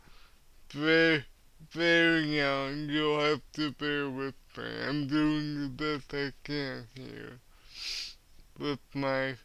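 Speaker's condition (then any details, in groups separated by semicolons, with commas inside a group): Cerebral palsy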